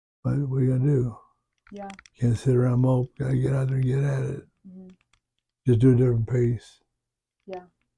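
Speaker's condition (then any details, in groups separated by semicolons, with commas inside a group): Parkinson's disease; brain surgery twice; multiple medicines, progression over last two years; voice weakening, voice fails after exertion, talking effortful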